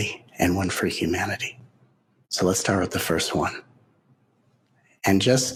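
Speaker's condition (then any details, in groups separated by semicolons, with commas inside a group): No condition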